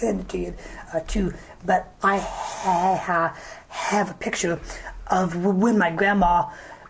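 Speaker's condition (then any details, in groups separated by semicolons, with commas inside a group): Stuttering; mostly mental or mindset-related by own account; in speech therapy, therapist skeptical about fully overcoming stutter, avoids forcing through blocks to spare voice; blocks on sounds, repeated fillers and words, throat tension, worse when fast, better relaxed and slow; repeated sounds, blocks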